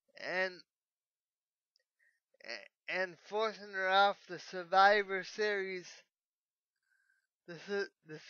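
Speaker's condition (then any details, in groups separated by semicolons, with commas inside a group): Cerebral palsy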